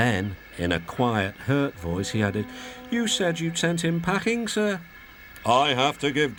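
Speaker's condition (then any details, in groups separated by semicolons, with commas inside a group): No condition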